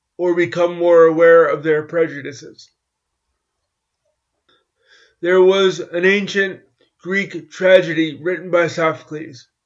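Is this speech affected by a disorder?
Yes: cerebral palsy; walks with crutches.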